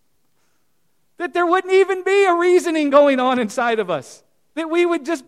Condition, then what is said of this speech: None; typical speech.